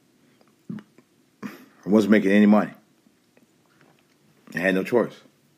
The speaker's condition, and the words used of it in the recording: None; typical speech.